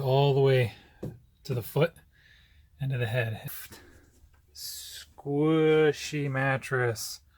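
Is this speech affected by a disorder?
No.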